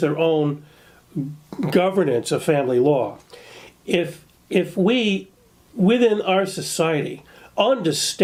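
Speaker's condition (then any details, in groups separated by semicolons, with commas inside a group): No condition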